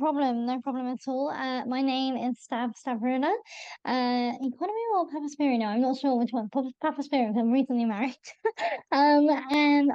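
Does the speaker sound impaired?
Yes: bilateral cleft lip and palate; congenital, around 23 operations, bone graft, jaw realignment at 18-19, Great Ormond Street, 6 grommet operations; possibly needs more pitch or volume to be heard, voice called weird in childhood.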